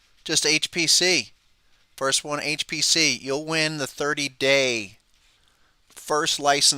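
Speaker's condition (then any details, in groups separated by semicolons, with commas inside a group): No condition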